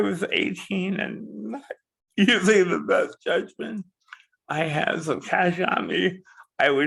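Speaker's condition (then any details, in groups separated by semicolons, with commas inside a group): Cerebral palsy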